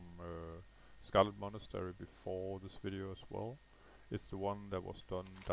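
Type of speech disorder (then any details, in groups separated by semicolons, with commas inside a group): None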